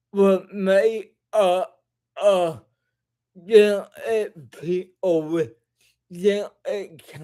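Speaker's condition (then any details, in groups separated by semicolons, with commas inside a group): Cerebral palsy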